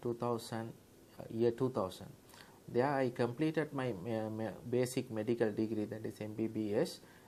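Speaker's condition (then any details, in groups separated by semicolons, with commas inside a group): No condition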